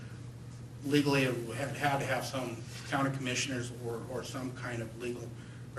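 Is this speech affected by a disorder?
No.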